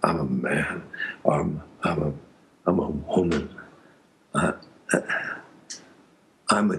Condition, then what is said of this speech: Aphasia. I think I had aphasia. You can see my speech stops and things like that.